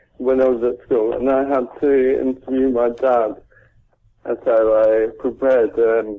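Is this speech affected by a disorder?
Yes: cerebral palsy; dead for 26 minutes at birth.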